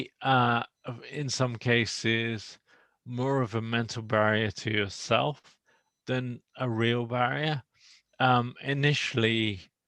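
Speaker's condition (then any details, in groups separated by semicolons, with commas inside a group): Motor neuron disease; speech a little slow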